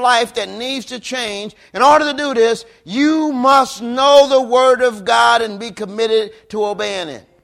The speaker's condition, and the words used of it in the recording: No condition.